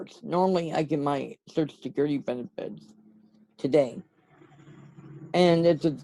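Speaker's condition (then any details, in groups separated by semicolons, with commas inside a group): Cerebral palsy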